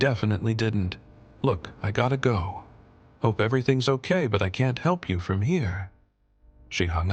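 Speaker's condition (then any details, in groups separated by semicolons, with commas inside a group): No condition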